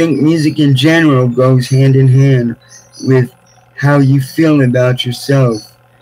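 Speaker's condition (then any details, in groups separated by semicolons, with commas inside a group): Cerebral palsy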